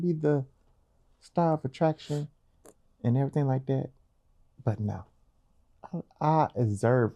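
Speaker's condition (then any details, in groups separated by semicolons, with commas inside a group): No condition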